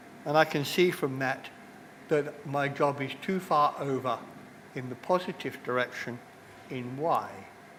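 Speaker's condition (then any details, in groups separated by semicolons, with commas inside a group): No condition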